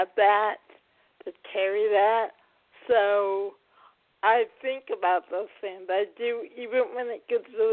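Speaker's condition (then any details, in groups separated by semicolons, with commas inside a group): Cerebral palsy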